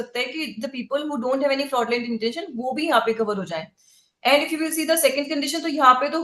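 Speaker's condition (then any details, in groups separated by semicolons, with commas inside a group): No condition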